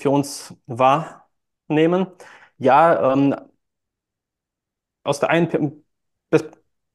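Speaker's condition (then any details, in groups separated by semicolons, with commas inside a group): Stuttering; speech hangs at times, part-word repetitions; blocks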